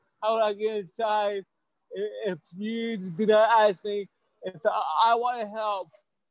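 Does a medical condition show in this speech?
Yes: stuttering; stutter since at least college years, once severe, stuttered every word of first talk at OU campus ministry; stutters less than in earlier years; milder now, still stutters; here repeated sounds, prolonged sounds.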